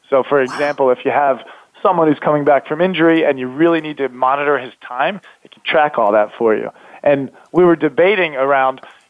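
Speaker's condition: No condition

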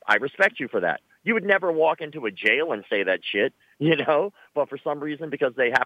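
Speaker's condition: Cleft lip and palate; facial scars

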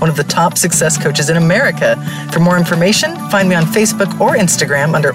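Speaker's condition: No condition

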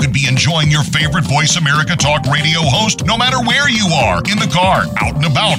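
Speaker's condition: No condition

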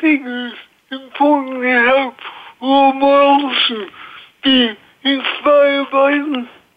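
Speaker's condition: Cerebral palsy

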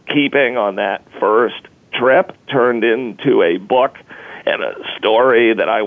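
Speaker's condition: Spasmodic dysphonia; neurological

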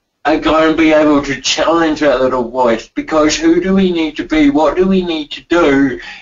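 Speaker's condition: Cerebral palsy; cerebral palsy from birth

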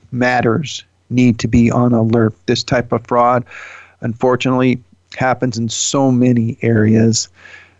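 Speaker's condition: No condition

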